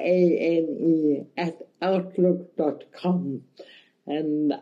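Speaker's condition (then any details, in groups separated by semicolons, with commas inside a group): Cerebral palsy, mild; speech affected a bit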